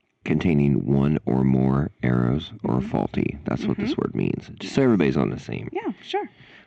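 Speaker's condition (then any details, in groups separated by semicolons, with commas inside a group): No condition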